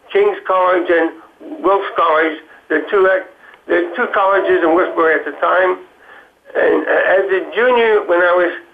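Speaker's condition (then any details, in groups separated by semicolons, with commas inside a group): Parkinson's disease; Parkinson's diagnosed five years ago, stutter since at least college years; very painful, frustrating, attacks jaw and hands, physical therapy with Kevin Linde, exercise bike, swimming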